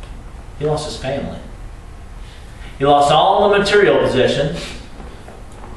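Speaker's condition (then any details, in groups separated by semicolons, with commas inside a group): No condition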